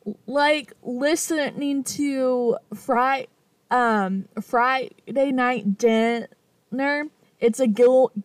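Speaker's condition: Stutter; stutter since age four; part-word repetitions, fillers, gets stuck on first word when saying own name; repeated sounds, repeated words

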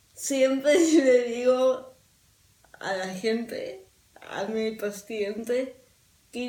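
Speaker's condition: Cerebral palsy; from birth

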